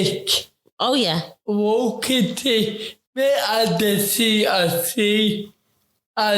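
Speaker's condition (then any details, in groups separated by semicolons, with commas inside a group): Ataxic cerebral palsy; affects talking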